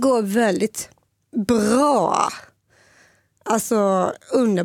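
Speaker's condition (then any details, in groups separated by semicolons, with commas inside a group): Down syndrome; lifelong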